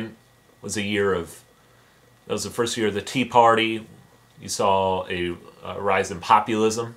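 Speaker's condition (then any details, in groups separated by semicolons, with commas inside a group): No condition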